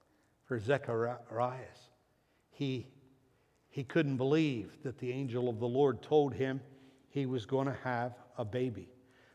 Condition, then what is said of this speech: None; typical speech.